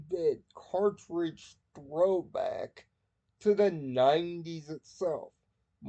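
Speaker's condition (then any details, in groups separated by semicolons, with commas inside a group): Cerebral palsy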